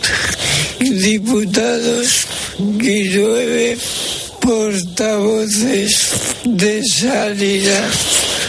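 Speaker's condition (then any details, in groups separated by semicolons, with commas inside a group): ELA (ALS), speech-generating device; ALS diagnosed 13 years ago, first symptoms attributed to herniated discs, diagnosis about six months later; cannot move any muscle, tilting wheelchair, permanent ventilator, audibly laboured breathing, eye-gaze tablet control, cough assist device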